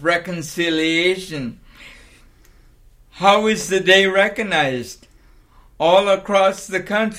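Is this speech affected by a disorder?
Yes: cerebral palsy.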